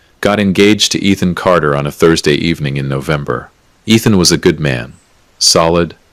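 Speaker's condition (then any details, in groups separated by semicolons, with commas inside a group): No condition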